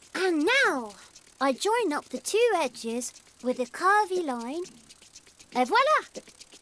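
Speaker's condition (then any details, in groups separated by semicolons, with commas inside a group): No condition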